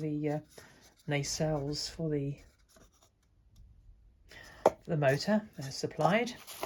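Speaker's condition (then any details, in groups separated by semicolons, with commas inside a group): No condition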